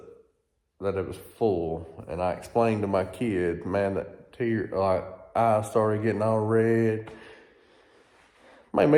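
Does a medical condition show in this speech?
No.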